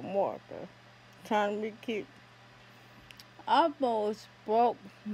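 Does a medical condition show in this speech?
Yes: ALS; affects hands.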